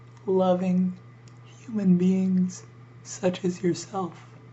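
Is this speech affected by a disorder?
Yes: ALS; struggles to breathe.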